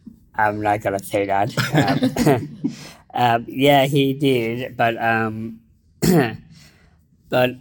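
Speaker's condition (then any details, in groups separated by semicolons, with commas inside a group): Down syndrome; intellectual disability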